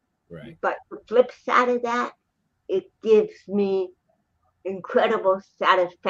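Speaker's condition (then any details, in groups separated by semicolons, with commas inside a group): Cerebral palsy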